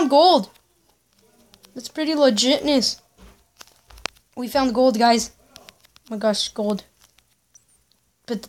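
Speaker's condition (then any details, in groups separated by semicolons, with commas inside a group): No condition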